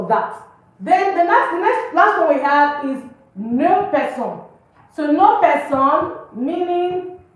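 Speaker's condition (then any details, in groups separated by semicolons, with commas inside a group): No condition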